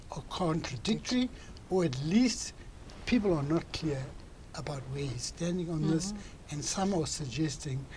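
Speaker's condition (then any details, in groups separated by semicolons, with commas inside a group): No condition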